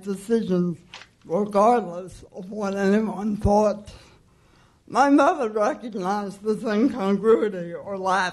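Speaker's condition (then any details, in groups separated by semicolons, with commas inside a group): Cerebral palsy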